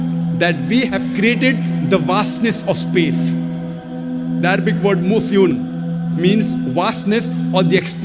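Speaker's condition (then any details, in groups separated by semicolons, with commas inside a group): No condition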